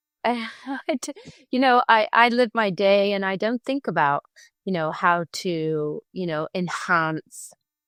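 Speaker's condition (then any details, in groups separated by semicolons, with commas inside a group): No condition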